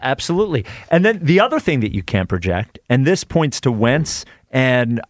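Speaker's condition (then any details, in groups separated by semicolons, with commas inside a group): No condition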